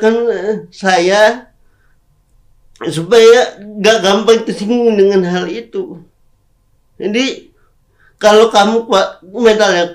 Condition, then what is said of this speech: Cerebral palsy. Aduh ngomongnya susah.